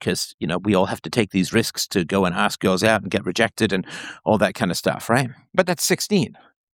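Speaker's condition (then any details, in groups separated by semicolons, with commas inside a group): No condition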